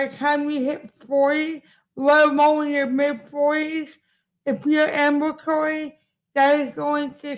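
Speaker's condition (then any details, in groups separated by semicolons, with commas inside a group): Cerebral palsy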